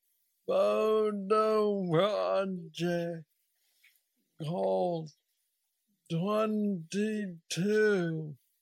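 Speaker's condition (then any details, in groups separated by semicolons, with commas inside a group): Parkinson's disease; mobility struggles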